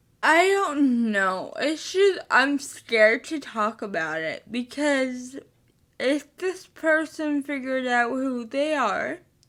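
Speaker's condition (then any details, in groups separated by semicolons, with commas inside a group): Spastic cerebral palsy, mixed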